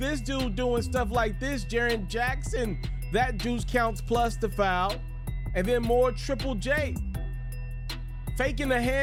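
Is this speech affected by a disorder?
No.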